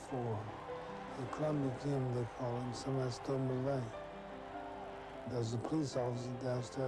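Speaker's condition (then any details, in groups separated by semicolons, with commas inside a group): Parkinson's syndrome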